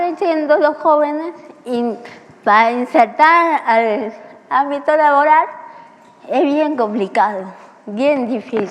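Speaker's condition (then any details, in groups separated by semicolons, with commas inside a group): Cerebral palsy; infantile form, diagnosed about age one; began speaking at age six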